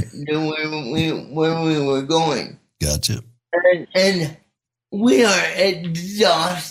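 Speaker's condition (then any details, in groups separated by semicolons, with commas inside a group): Cerebral palsy; speech not affected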